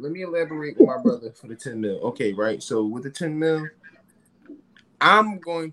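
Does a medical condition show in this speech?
No.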